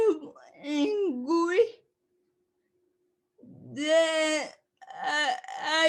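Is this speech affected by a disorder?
Yes: cerebral palsy; since childhood, uses wheelchair, affects mobility; speech affected.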